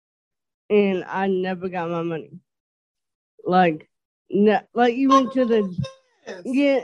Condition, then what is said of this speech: Dysarthria. So I just thank God that, you know, God blessed me with how I sound now.